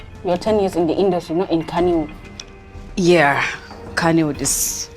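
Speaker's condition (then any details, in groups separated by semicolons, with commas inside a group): No condition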